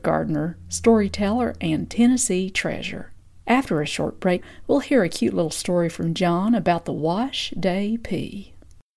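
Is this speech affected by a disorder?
No.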